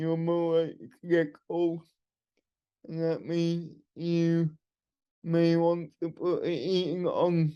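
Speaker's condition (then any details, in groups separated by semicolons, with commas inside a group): Cerebral palsy; wheelchair user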